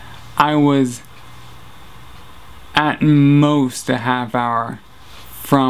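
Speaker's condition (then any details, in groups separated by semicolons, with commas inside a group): Traumatic brain injury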